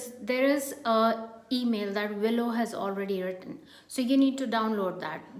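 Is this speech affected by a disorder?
No.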